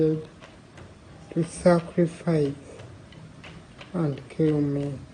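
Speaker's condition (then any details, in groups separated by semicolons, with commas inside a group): Cerebral palsy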